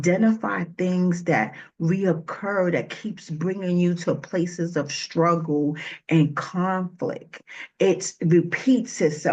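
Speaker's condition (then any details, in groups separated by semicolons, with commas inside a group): No condition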